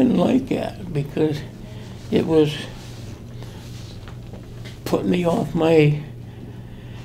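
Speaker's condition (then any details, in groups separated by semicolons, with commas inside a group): Traumatic brain injury; struggles to tell story, hard to tie together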